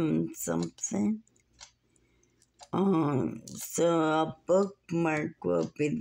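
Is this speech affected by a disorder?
Yes: muscular dystrophy.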